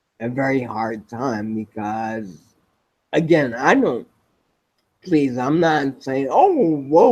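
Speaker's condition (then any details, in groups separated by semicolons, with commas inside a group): Spinocerebellar ataxia type 7, SCA7; progressive degenerative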